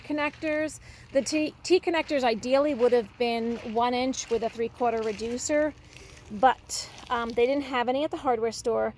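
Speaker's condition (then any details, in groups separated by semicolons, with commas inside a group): No condition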